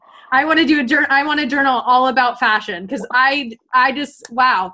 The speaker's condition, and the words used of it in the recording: None; typical speech.